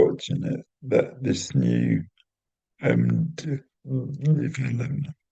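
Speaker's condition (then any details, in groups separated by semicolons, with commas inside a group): Cerebral palsy; intrathecal baclofen pump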